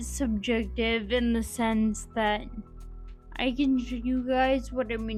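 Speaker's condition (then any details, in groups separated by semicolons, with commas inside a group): Friedreich's ataxia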